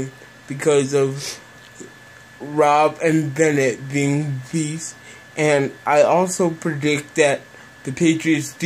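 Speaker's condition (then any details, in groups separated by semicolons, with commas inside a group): Cerebral palsy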